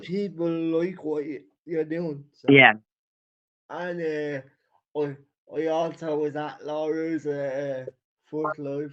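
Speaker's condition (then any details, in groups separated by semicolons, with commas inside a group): Cerebral palsy; wheelchair user since childhood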